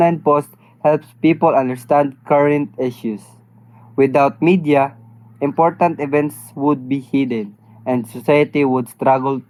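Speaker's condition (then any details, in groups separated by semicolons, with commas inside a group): No condition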